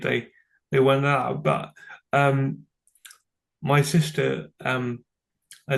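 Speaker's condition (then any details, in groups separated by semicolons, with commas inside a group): Cerebral palsy; from birth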